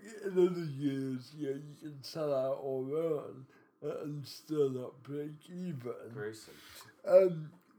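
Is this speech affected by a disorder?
Yes: cerebral palsy.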